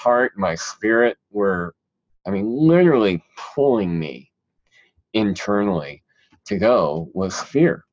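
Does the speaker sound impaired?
Yes: cleft palate; present since childhood.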